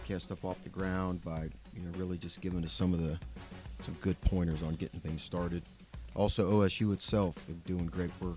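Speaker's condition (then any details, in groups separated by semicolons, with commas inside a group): No condition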